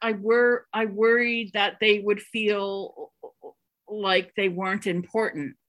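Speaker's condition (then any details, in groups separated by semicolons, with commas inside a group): Stuttering; mild to moderate stuttering, about one year of past speech therapy; stutter relatively easy to hide, past years of avoidance, word substitution, exhausting word planning; prolonged sounds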